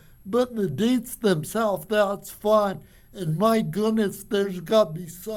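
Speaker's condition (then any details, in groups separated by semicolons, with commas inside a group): Cerebral palsy; from birth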